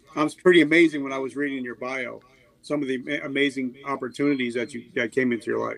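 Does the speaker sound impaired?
No.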